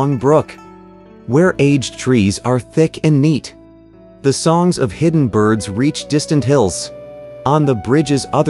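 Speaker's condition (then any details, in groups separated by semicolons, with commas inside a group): No condition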